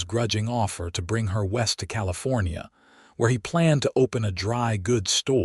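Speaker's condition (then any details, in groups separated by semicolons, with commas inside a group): No condition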